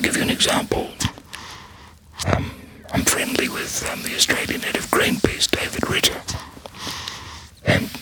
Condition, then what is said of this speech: Laryngectomy. They said, you know, they'd almost never seen anyone speak so freely after the loss of voice.